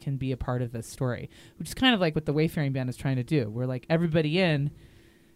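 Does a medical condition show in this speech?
No.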